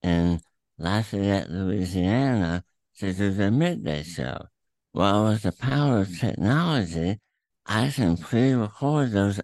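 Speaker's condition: Throat cancer, tumor through tongue, attached to epiglottis; Emory Proton Center therapy not working

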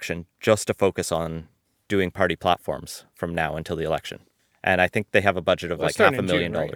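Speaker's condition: No condition

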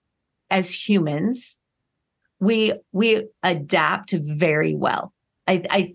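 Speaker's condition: No condition

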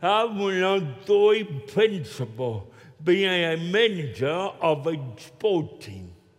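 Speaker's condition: Cerebral palsy; walks with limp

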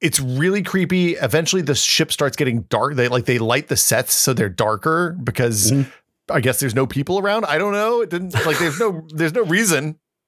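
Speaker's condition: No condition

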